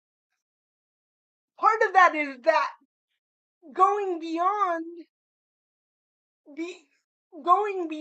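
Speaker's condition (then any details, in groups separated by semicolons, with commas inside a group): Cerebral palsy; spastic cerebral palsy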